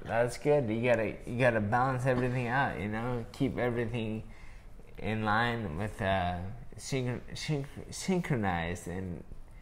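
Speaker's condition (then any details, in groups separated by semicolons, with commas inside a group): Traumatic brain injury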